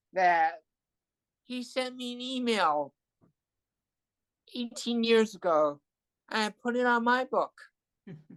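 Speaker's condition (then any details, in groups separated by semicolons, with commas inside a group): Cerebral palsy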